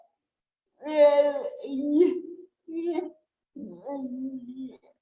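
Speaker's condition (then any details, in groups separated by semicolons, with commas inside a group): Cerebral palsy; since birth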